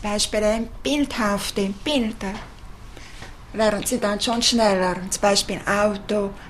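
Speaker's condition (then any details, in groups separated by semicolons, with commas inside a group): Hearing impairment; wears hearing aid, oral dialect upbringing, sign language from first grade, Sprachschule St. Gallen; hears no street noise outside, must wear hearing aid; sign language as mother tongue, speaks aloud with hearing people, signs voicelessly at home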